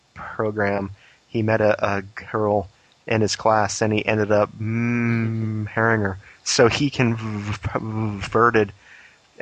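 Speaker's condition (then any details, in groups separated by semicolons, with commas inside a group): Stuttering; long concealed before coming out about it, now openly acknowledged; prolonged sounds, blocks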